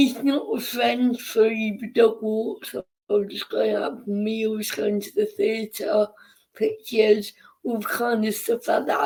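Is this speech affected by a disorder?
Yes: cerebral palsy.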